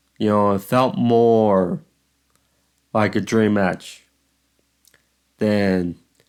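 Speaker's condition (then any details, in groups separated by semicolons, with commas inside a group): No condition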